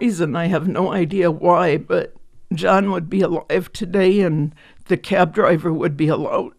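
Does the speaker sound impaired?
Yes: spasmodic dysphonia; vocal cord tremor; strained voice.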